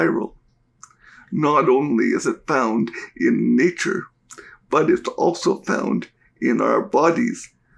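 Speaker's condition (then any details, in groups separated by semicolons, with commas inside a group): Cerebral palsy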